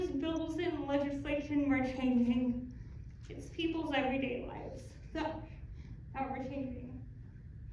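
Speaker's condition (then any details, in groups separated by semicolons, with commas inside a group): Cerebral palsy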